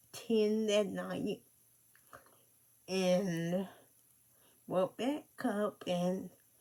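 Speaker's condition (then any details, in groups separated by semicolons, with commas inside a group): Cerebral palsy; speech affected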